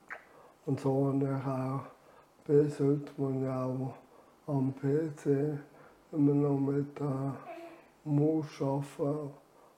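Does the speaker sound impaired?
Yes: ALS; diagnosed at age 43, handwriting failed early, uses computer aids with mouse; reduced air makes talking effortful.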